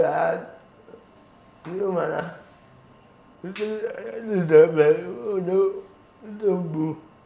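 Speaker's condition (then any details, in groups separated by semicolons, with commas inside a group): Cerebral palsy; affects balance, stiffness, stiffer hand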